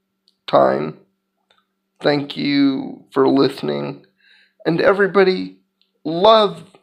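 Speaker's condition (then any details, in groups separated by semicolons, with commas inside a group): Cerebral palsy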